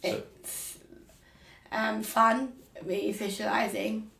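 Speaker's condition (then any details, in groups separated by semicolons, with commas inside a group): Down syndrome; Down syndrome since birth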